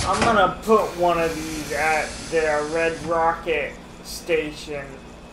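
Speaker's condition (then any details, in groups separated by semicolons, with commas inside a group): Cerebral palsy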